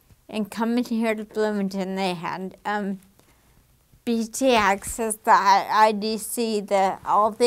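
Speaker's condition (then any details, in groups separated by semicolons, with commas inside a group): Damaged diaphragm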